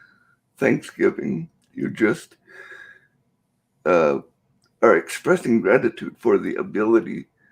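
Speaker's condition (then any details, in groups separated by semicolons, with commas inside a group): Cerebral palsy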